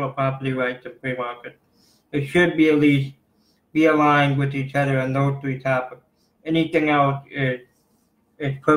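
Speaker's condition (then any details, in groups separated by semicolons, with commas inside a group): Cerebral palsy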